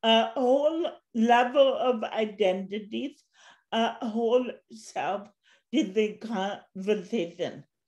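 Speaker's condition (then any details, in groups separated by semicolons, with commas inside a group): Cerebral palsy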